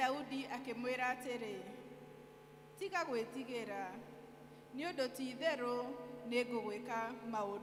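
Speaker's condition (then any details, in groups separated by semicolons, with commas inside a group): No condition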